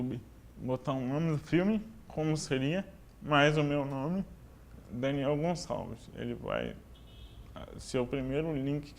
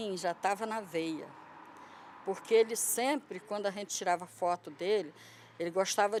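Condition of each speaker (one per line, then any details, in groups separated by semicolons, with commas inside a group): Cerebral palsy; affects motor coordination
No condition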